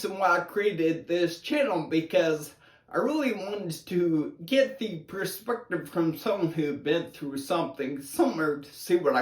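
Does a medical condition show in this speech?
Yes: brain injury.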